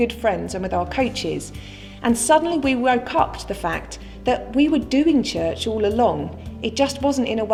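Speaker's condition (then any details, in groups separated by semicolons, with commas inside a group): No condition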